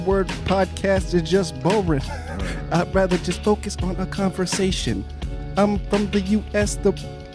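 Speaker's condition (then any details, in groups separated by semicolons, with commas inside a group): No condition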